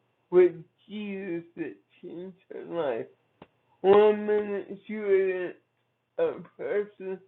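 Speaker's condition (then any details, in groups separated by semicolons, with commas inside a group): Cerebral palsy; from birth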